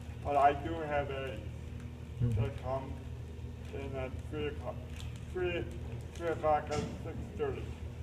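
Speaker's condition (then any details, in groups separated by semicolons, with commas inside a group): Cerebral palsy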